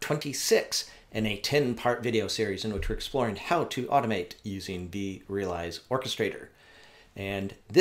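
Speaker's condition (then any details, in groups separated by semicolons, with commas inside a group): No condition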